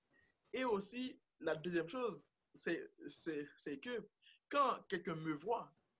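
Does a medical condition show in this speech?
Yes: stuttering; father also stuttered, realized own stutter gradually over time, remarks about elocution from others; stuttering during interview; whole-word repetitions, comme, stuttered moments left uncut in videos; here repeated sounds.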